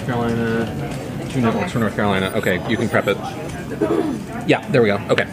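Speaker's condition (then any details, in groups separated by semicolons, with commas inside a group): No condition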